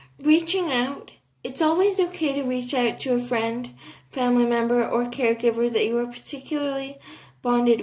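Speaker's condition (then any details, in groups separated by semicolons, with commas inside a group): Cerebral palsy, athetoid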